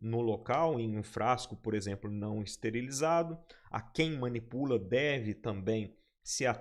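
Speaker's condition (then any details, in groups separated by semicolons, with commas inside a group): No condition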